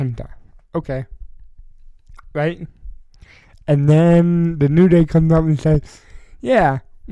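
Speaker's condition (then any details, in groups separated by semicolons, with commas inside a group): Cerebral palsy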